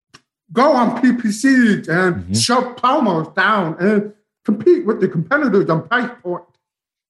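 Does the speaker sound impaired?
Yes: profound deafness, bilateral, from spinal meningitis; onset about 18 months old.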